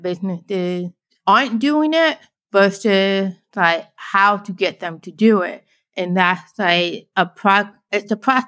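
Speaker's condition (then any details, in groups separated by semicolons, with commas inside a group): Deafblind, born deaf; narrowed visual field; can speak, signing easier than speaking English in videos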